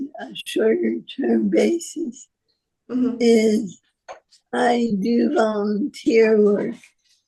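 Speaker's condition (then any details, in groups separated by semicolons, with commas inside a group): Parkinson's disease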